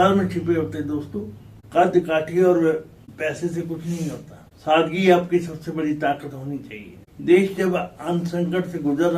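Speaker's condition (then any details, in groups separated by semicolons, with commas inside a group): Cerebral palsy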